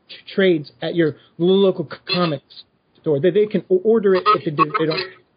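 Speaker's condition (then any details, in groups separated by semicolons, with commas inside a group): Stutter; noticeable enough that listeners might mistake it for audio problems; repeated sounds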